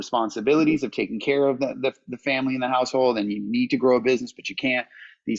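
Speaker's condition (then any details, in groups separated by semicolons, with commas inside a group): No condition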